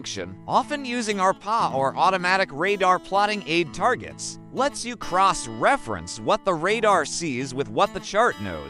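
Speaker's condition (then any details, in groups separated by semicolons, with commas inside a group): No condition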